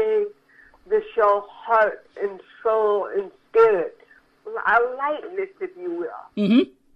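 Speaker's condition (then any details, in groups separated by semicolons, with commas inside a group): Cerebral palsy; from birth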